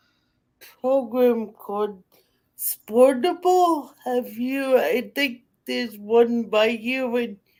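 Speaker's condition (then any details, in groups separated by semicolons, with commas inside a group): Cerebral palsy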